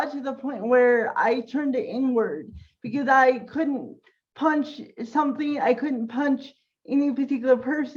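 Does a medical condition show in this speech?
Yes: cerebral palsy.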